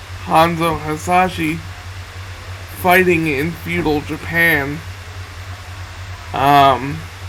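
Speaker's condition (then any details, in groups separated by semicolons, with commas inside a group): Cerebral palsy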